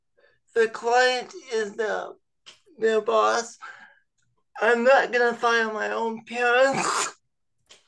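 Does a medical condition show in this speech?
Yes: cerebral palsy.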